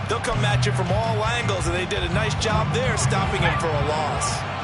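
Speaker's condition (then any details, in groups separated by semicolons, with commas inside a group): No condition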